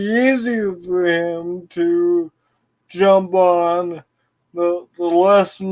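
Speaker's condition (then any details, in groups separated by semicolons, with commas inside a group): Cerebral palsy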